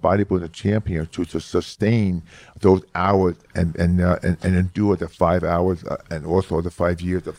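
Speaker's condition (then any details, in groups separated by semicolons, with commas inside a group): Hearing loss; lost about 75% of hearing close to birth, severe childhood speech impediment, left ear surgery; formerly severe monotone speech, inflection improved by studying phonetics, New York accent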